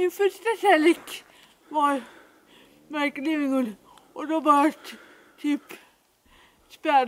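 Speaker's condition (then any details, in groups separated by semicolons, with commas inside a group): Dyskinetic cerebral palsy, severe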